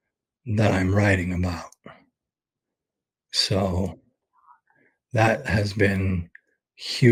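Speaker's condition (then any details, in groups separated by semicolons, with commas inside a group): ALS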